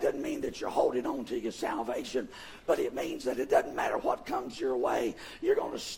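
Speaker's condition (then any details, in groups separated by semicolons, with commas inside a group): Vocal fold paralysis; do not come together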